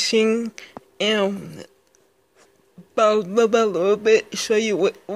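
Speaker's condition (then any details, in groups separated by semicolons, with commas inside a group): Speech impairment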